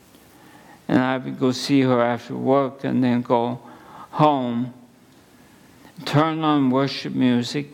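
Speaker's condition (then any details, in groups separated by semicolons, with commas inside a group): ALS; under neurologist care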